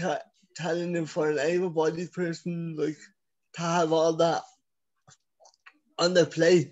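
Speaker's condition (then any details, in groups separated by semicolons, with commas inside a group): Cerebral palsy; from birth, scoliosis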